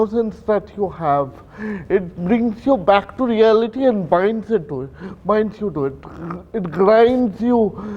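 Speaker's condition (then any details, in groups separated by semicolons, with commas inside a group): Cerebral palsy; present from birth, four major surgeries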